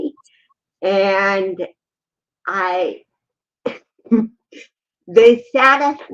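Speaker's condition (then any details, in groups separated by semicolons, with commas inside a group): Cerebral palsy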